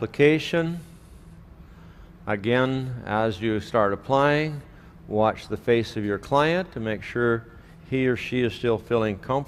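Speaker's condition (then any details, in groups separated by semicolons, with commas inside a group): No condition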